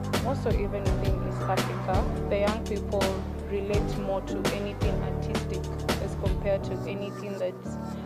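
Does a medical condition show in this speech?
No.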